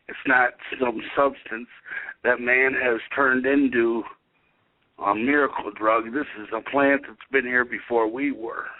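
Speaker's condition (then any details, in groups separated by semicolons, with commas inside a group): Cerebral palsy; able to speak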